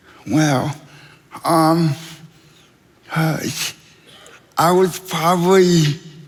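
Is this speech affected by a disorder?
Yes: cerebral palsy.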